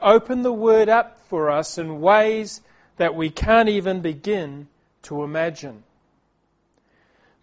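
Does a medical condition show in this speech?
No.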